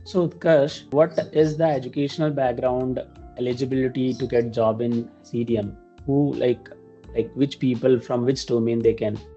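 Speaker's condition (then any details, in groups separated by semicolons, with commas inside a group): No condition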